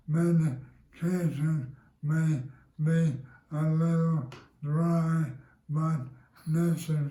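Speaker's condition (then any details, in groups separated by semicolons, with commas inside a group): ALS; excess saliva, pauses, slower less clear speech, can swallow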